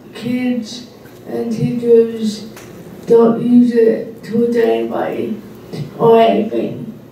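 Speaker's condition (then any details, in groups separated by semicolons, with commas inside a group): Cerebral palsy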